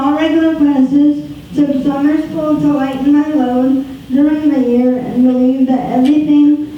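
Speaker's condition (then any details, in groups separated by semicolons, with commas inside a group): Spastic quadriplegic cerebral palsy; wheelchair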